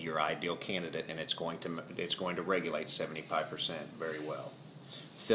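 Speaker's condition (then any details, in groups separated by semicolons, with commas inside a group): No condition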